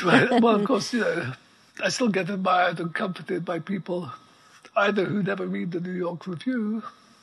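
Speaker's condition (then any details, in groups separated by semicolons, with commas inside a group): ALS; needs amplifier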